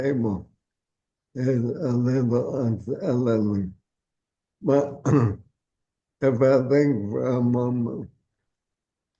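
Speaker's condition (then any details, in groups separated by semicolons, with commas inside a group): ALS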